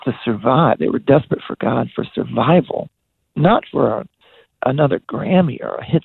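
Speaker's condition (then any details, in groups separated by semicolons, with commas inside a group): Voice disorder; progressive voice disorder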